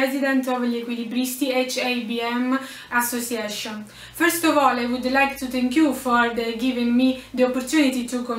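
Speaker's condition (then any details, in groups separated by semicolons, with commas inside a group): No condition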